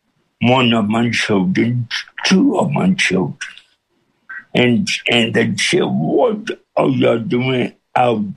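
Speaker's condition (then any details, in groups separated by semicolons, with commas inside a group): Cerebral palsy with speech impediment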